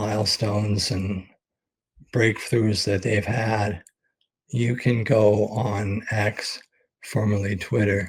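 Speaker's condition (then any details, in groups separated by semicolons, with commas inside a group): ALS; expects to lose voice very soon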